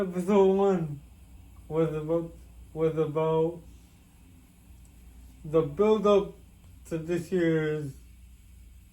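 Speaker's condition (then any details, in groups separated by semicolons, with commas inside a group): Cerebral palsy; with developmental delay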